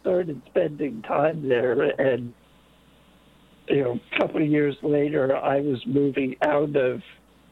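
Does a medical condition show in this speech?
Yes: late-onset Pompe disease; infusion treatment, over 250 infusions, service dog Coppola from Canine Companions, physical activity limited.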